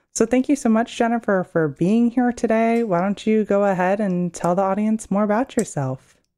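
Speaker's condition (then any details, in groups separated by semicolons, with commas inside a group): No condition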